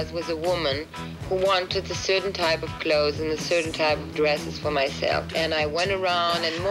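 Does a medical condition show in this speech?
No.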